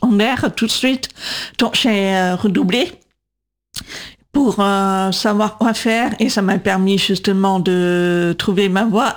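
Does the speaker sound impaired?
Yes: profound congenital deafness, congenital, due to cytomegalovirus (CMV); diagnosed 18 months, severe then profound at 8, cochlear implants left 8.5, second 20-22; bilateral, age 37, two cochlear implants with external processors and antennas, magnets above ears; 20 years speech therapy for speaking and voice control, LPC cued speech, AI struggles to understand.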